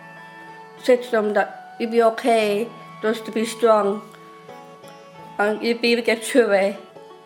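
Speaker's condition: Down syndrome; intellectual disability, age 20

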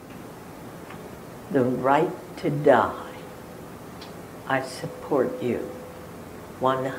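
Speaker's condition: Spasmodic dysphonia; injections keep voice usable on air

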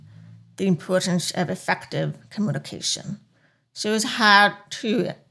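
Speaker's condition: Profound hearing loss; still wears hearing aids

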